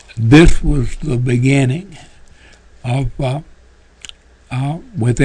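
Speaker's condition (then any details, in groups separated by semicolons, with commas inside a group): Parkinson's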